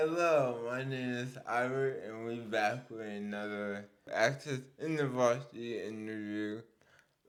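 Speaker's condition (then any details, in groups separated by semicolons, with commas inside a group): Cerebral palsy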